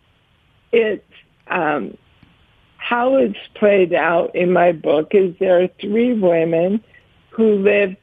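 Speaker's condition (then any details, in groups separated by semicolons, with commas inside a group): ALS; diagnosed at 47, first signs running into walls, cannot use arms, legs or hands; about 7 years since diagnosis, slow progressor, types with eyes on computers; tongue affected, speaks more slowly than before, worried about voice but held up over 15 minutes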